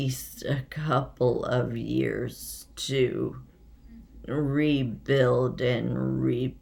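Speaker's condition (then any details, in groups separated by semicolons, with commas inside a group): Essential tremor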